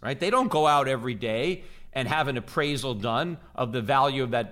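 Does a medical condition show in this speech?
No.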